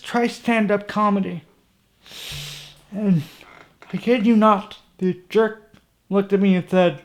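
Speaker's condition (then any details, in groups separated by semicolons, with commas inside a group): Cerebral palsy; from birth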